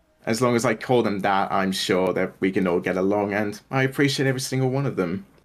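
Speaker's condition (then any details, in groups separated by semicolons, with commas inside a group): No condition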